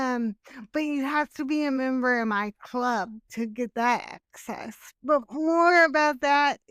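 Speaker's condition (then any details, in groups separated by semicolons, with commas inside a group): Cerebral palsy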